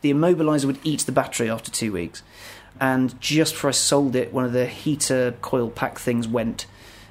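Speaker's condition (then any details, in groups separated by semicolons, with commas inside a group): No condition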